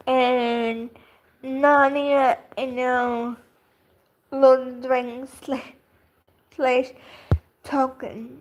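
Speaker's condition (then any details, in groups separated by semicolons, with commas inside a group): Cerebral palsy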